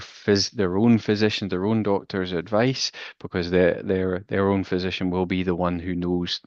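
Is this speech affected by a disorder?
No.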